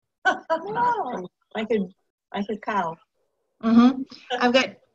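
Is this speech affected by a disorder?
No.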